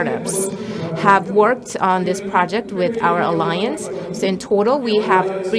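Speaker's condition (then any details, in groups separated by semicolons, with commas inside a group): No condition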